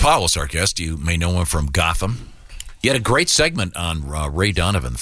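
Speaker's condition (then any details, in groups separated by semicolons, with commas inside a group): No condition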